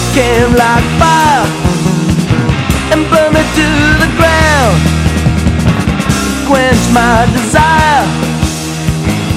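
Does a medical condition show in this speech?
No.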